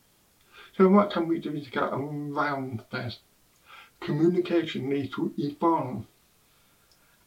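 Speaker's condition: Deafness; understanding relies on guesswork from context and visual clues; face masks hide mouths, cutting off visual clues for understanding

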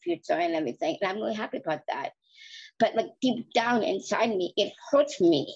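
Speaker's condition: Down syndrome; flat feet

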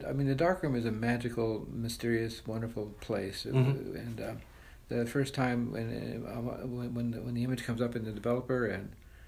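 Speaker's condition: Parkinson's disease

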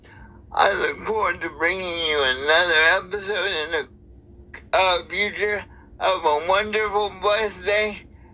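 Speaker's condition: Cerebral palsy; wheelchair user

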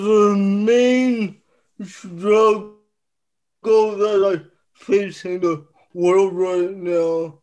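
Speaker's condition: Cerebral palsy; childhood physical therapy, therapist started lifting with ankle weights on dowel bar, therapy became weight training; ongoing gym workouts, reported to make cerebral palsy stronger

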